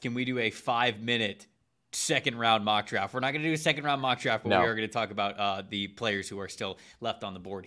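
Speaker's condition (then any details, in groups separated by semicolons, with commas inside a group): No condition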